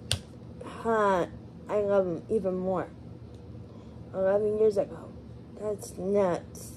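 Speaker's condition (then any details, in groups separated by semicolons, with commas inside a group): Cerebral palsy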